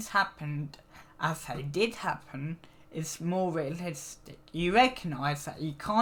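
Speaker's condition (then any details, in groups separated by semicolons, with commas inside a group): Cerebral palsy; needs frequent rest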